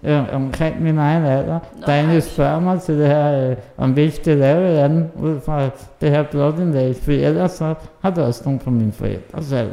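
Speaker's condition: Muscular dystrophy (muskelsvind); has helper

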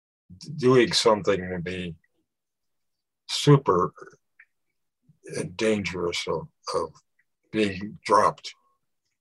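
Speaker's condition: Stroke; stroke shortly before recording; speech inhibited by stroke, may sound different

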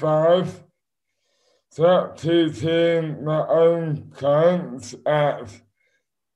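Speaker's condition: Dystonia; affects speech and hands

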